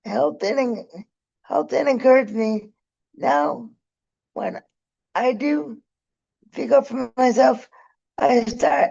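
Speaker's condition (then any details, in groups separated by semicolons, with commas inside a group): Cerebral palsy; needs help getting around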